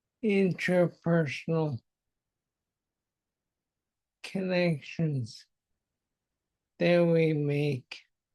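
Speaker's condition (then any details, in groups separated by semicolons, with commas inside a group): Multiple sclerosis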